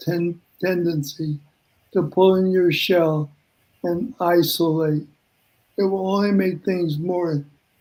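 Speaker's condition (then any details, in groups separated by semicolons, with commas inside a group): ALS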